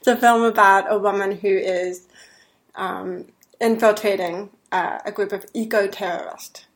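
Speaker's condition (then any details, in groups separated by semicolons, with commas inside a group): Deafness; hears men's voices better than women's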